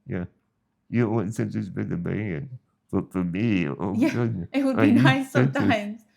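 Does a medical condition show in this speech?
Yes: spinal muscular atrophy.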